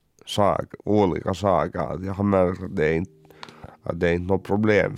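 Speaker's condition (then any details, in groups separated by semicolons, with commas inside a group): Cerebral palsy; congenital, born two months premature at 1.69 kg, electric wheelchair user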